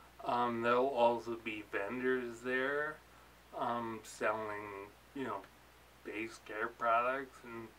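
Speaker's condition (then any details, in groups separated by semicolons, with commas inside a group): Ataxia; late onset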